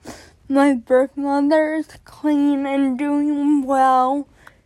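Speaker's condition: Cerebral palsy; born addicted

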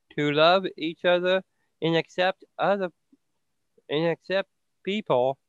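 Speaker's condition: Down syndrome; genetic, extra copy of chromosome 21, present from birth, no surgeries; communicates very clearly per host, experienced giving many speeches

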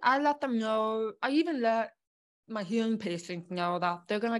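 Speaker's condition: Born deaf; congenital deafness

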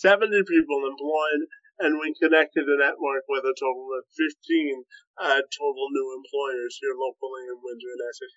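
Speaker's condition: Cerebral palsy, spastic quadriplegia; movement and dexterity

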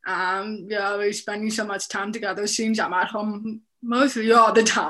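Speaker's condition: Deafness, profound, severe; left cochlear implant at 3

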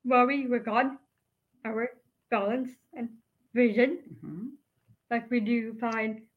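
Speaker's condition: Down syndrome; congenital, hypotonia at birth, diagnosed hours after birth, high marker on alpha fetoprotein test at 16 weeks

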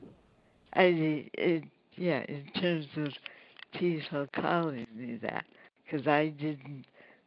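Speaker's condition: Dystonia; late onset dystonia, not genetic, affects speech and walking, legs not moving as intended, crashes into things; speech much improved for several years as side effect of new medication use, no speech therapist; for years could not speak intelligibly, not understood by others, now talks readily, dystonia felt every word

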